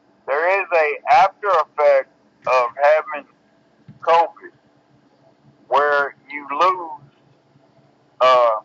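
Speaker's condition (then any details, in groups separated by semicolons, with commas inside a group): Cerebral palsy; bedbound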